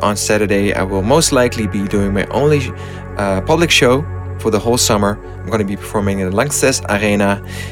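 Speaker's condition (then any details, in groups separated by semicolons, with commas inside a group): No condition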